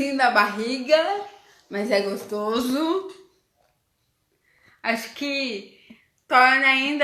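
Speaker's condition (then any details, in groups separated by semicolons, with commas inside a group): Cerebral palsy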